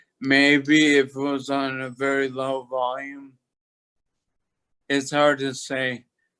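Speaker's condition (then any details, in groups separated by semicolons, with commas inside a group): Toxic leukoencephalopathy, locked-in syndrome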